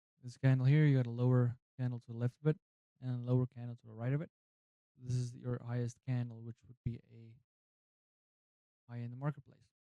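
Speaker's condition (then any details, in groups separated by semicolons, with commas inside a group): No condition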